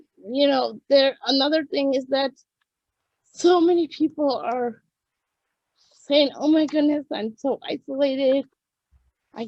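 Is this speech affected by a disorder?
Yes: cerebral palsy; birth oxygen deprivation.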